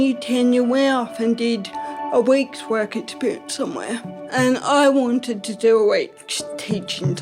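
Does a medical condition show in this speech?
Yes: ataxic cerebral palsy.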